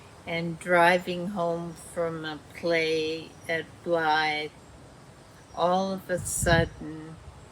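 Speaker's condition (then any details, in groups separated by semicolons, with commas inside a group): Dysarthria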